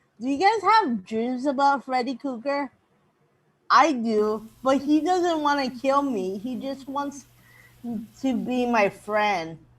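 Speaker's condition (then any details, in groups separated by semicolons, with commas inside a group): Mild cerebral palsy; mild, born prematurely, helmet and braces in childhood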